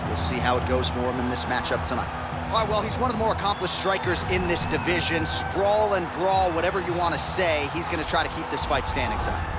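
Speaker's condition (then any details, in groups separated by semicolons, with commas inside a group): No condition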